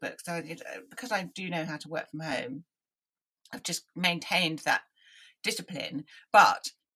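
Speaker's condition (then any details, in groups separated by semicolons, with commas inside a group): Deafness; deaf from early age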